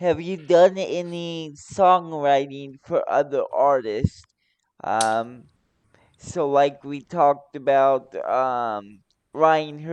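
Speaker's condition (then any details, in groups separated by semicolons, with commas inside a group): Cerebral palsy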